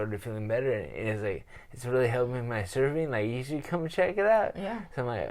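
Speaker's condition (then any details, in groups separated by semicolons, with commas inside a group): Traumatic brain injury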